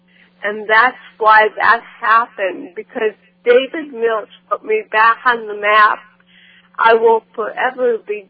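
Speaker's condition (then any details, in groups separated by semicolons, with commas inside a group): Cerebral palsy; speech affected, improved by stand-up comedy performing as articulation practice and speech therapy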